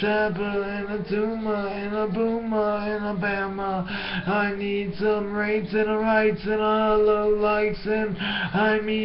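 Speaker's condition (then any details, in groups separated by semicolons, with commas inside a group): Brain injury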